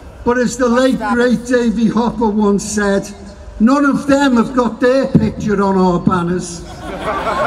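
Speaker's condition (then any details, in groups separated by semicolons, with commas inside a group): No condition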